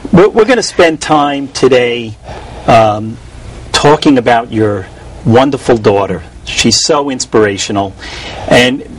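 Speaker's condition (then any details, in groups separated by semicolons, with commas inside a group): No condition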